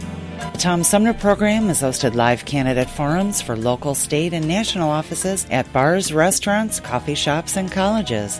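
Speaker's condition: No condition

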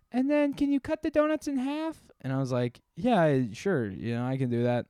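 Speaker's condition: No condition

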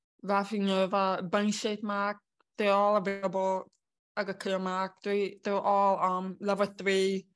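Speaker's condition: Born deaf; congenital deafness

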